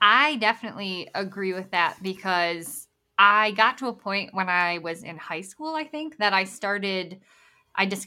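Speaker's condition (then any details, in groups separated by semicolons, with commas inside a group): Bilateral cleft lip and palate; congenital, reconstructive surgery from very young age, later surgery result improved but not perfect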